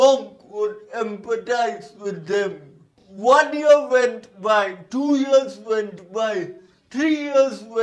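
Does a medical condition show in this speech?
Yes: cerebral palsy; present from birth.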